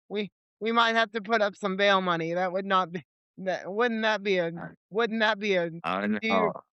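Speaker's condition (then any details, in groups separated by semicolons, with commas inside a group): Cerebral palsy; lifelong wheelchair user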